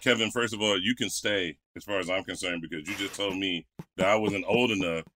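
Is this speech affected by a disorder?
No.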